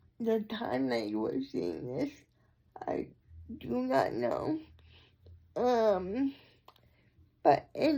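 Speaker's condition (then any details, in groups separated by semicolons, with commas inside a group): Cerebral palsy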